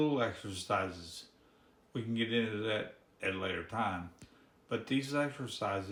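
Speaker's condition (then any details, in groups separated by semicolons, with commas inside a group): ALS, severe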